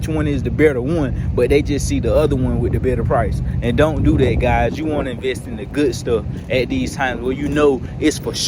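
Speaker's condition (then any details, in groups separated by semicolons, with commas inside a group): No condition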